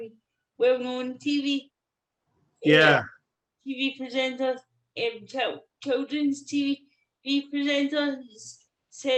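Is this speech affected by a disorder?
Yes: cerebral palsy.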